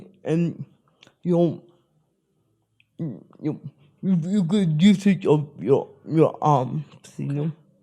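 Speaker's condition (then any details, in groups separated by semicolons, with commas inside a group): Spastic cerebral palsy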